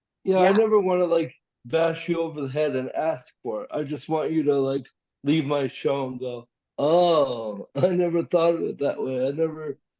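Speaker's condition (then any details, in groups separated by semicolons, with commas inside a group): Cerebral palsy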